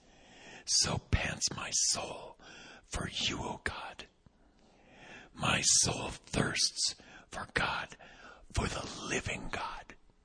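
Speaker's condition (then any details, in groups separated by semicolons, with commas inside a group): Vocal cord paralysis, unilateral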